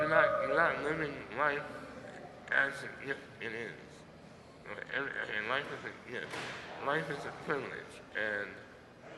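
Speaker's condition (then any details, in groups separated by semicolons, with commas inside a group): Muscular dystrophy; congenital, muscles cannot grow larger; cannot get stronger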